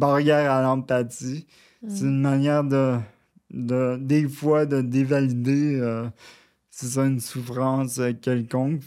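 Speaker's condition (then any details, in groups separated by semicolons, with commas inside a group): Cerebral palsy, near quadriplegia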